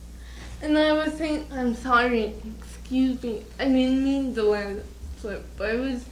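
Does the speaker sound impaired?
Yes: cerebral palsy; air blocked after birth, revived, weak loose muscles, foot drop, trips and falls, slow rising; slurred, unintelligible when excited.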